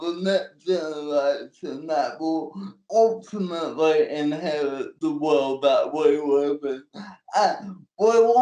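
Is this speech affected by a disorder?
Yes: cerebral palsy.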